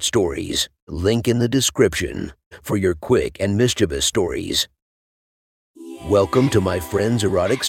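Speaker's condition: No condition

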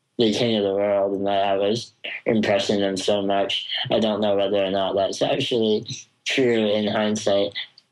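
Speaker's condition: Spinal muscular atrophy; congenital, progressive muscle wasting, legs, arms, jaw, tongue, never crawled, sat or walked unassisted, wheelchair since about two; jaw and tongue weakness affects talking, sounds mumbly, at times difficult to understand

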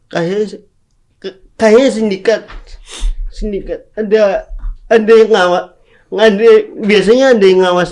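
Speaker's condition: Cerebral palsy; speaking is difficult

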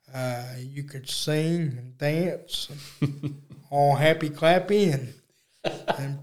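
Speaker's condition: Cerebral palsy; uses electric wheelchair

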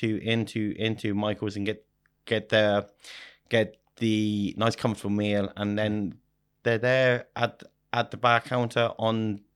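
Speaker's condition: Stutter; about five times worse when speaking German; repeated words, blocks

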